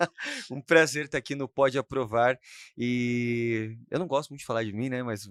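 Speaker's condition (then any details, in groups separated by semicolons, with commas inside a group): No condition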